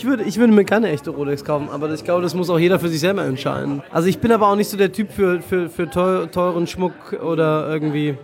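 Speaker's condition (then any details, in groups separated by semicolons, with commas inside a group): Tourette syndrome; onset at age 6, small tics even earlier per grandmother, no direct link to mother's death; occasional small tics during conversation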